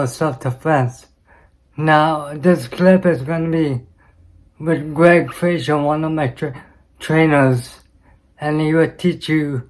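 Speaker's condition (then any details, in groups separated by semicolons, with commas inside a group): Cerebral palsy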